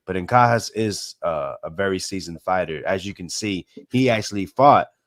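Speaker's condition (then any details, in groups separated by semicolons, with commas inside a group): No condition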